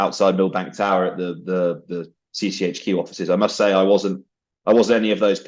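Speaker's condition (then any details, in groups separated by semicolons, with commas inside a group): No condition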